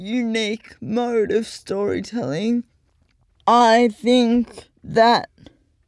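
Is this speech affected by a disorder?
Yes: cerebral palsy; neuromuscular, full-time wheelchair user, no walking, 7-year-old powered chair, types slowly with two pointer fingers; old wheelchair creaking and whirring audible in background.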